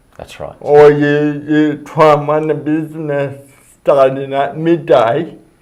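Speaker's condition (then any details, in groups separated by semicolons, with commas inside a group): Cerebral palsy; speech impediment, noticeable voice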